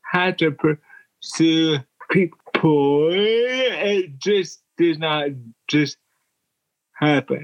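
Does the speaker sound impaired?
Yes: cerebral palsy; wheelchair user; speech impediment, speaks slowly and deliberately.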